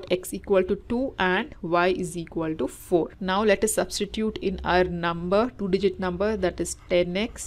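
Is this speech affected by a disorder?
No.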